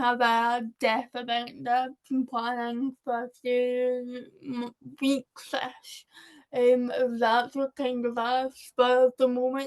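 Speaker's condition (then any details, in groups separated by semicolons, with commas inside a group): Cerebral palsy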